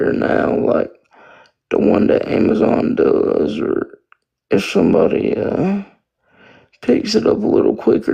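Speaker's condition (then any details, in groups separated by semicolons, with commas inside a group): Spastic quadriplegic cerebral palsy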